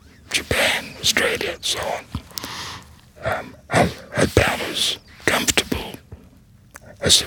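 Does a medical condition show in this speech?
Yes: laryngectomy; vocal cord cancer, throat cancer recurrence 8 years later, laryngectomy late 2016, second operation for spreading infection; speaks via tiny silicone voice prosthesis connecting new throat to stoma; very quiet, odd manner of speaking, fluent in paragraphs since start of speech therapy.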